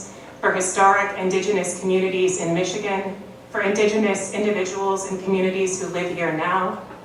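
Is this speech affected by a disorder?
No.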